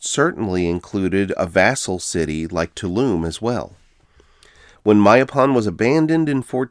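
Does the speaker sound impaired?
No.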